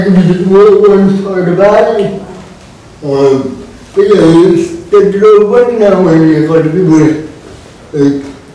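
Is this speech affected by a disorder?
Yes: cerebral palsy.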